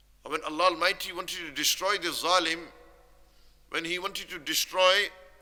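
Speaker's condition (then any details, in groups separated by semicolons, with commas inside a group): No condition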